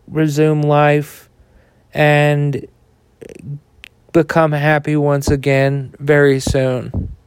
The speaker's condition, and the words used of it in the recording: Stuttering. I try to speak slower than the average person in order to control it.